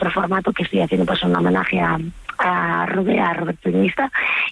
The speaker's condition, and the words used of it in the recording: Vocal nodules. Buenos días, disculpad la voz, parece mentira que cante.